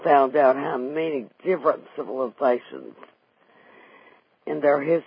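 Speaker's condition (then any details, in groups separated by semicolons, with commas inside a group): Vocal cord paralysis after stroke, unilateral vocal fold paralysis; left hand slightly impaired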